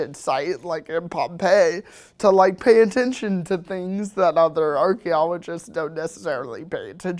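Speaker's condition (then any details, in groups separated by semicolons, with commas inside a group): Cerebral palsy; birth hemorrhages, uses forearm crutches; walking on uneven ground very difficult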